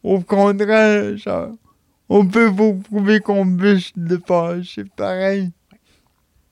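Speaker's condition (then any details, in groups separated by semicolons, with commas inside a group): Cerebral palsy; age 31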